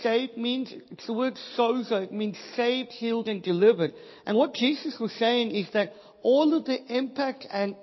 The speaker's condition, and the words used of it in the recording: Cleft palate. Things that I find fascinating is that the biggest thing that this has affected is my speech.